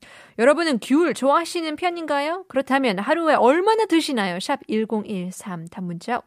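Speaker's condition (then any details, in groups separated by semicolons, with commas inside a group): No condition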